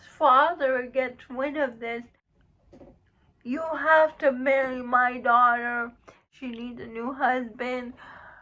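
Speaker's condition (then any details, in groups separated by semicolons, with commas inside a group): Cerebral palsy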